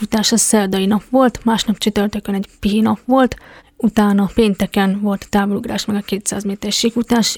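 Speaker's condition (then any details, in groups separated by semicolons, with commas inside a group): Deafness; congenital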